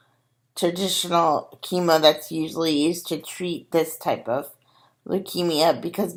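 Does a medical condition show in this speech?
Yes: cerebral palsy.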